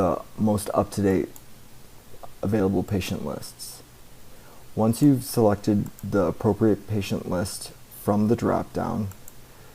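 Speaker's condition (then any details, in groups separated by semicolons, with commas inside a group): No condition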